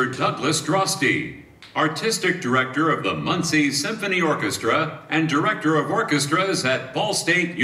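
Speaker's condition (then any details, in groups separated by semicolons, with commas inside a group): No condition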